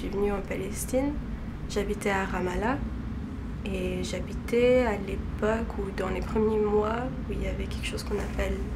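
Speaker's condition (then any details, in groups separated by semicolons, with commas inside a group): No condition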